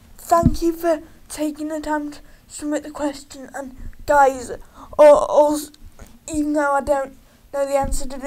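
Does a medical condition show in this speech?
Yes: cerebral palsy.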